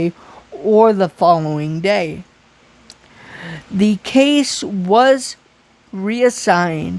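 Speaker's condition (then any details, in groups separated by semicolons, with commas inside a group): Cerebral palsy; from birth, walks with walker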